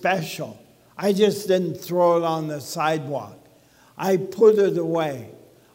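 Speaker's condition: ALS; swallowing

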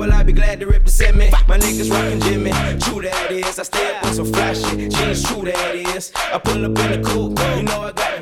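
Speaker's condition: No condition

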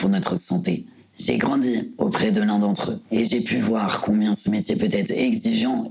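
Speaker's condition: Vocal cord cancer, head and neck cancer

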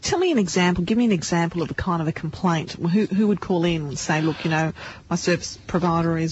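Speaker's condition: No condition

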